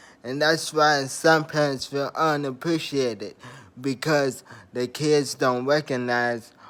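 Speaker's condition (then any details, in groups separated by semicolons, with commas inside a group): Traumatic brain injury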